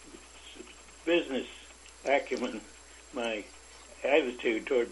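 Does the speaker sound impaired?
Yes: Parkinson's disease; age 88, no longer able to work, interview recorded by telephone.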